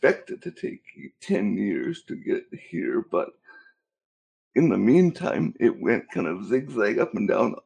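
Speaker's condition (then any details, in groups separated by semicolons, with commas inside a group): Cerebral palsy; affects muscles and nerves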